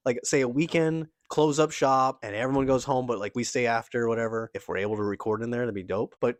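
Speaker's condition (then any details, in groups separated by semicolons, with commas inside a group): No condition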